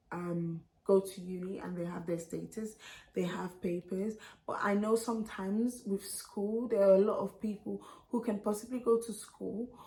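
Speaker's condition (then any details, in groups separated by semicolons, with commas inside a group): No condition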